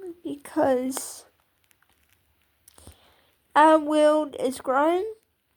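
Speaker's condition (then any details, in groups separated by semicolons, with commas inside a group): Cerebral palsy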